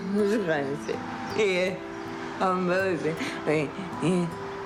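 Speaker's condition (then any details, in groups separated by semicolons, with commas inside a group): Huntington's disease; late stage, declining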